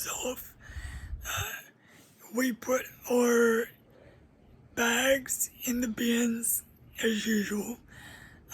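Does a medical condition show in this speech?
Yes: cerebral palsy; uses a wheelchair.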